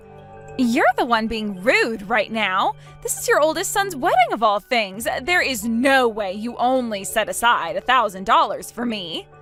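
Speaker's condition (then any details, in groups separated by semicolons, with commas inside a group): No condition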